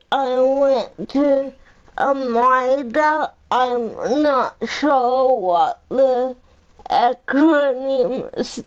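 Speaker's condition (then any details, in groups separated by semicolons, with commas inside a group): Cerebral palsy; uses a power chair; 45 years old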